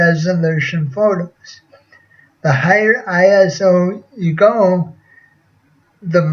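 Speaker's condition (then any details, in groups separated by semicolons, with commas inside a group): Cerebral palsy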